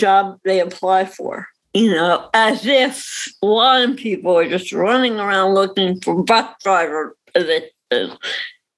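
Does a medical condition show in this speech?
Yes: cerebral palsy; visible cerebral palsy, reading disability.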